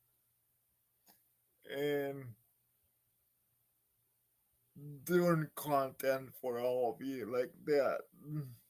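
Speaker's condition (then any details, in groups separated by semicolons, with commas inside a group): Cerebral palsy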